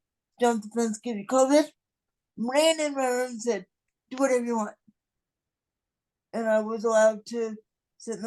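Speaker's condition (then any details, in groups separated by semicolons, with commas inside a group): Cerebral palsy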